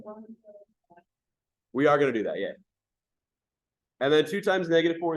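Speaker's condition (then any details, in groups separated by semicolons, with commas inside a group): No condition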